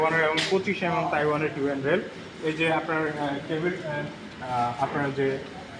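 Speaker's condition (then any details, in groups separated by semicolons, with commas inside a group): No condition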